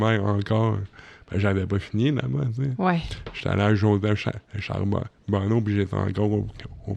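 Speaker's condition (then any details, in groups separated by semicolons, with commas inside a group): Cerebral palsy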